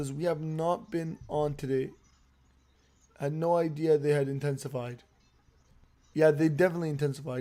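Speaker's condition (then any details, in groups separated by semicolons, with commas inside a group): No condition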